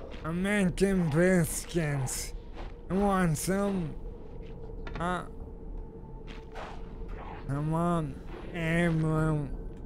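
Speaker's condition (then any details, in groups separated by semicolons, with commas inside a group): ALS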